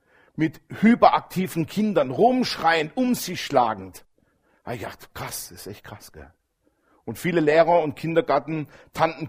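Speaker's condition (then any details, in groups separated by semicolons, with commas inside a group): No condition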